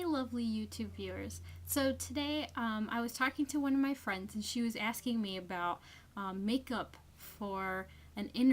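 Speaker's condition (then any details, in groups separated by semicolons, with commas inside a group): No condition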